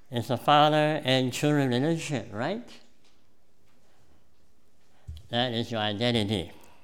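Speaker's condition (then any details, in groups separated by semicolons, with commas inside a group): Cleft palate; congenital cleft palate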